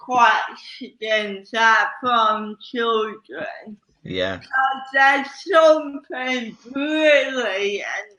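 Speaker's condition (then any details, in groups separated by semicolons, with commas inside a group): Cerebral palsy; slow speech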